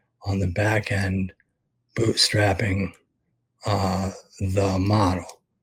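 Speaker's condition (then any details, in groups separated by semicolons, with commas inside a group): ALS; expects to lose voice very soon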